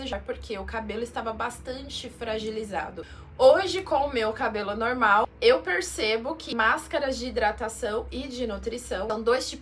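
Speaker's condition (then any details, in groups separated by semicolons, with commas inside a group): No condition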